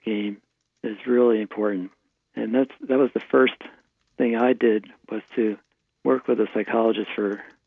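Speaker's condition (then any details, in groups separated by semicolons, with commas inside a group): Parkinson's disease; right hand tremor at onset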